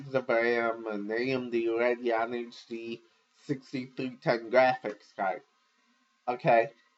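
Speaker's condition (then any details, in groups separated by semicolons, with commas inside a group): Cerebral palsy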